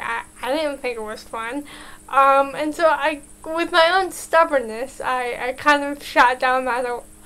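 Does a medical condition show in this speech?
Yes: cerebral palsy; limp.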